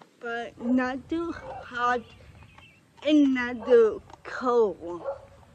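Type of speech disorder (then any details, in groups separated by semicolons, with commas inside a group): Apraxia of speech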